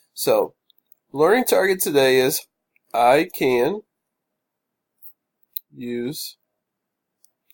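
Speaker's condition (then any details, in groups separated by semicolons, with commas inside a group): No condition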